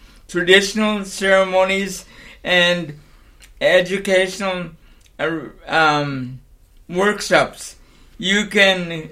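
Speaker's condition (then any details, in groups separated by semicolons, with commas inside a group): Cerebral palsy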